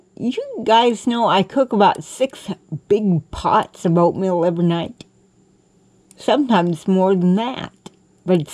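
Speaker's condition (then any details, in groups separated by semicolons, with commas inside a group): Cerebral palsy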